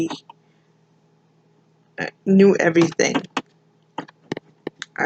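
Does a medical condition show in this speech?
Yes: cerebral palsy.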